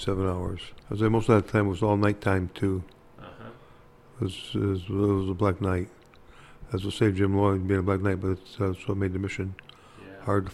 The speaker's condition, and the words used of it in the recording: Parkinson's disease. It affected my speech very significantly.